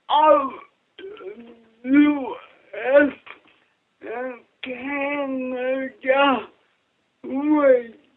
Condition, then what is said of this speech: Cerebral palsy. The one thing I don't accept about me is my speech.